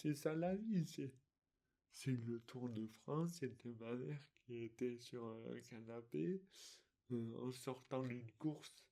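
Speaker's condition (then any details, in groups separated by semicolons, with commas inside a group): Dystonia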